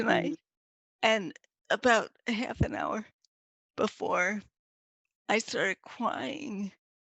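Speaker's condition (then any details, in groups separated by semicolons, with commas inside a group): Multiple sclerosis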